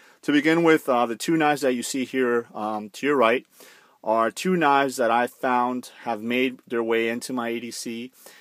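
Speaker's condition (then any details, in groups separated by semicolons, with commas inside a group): No condition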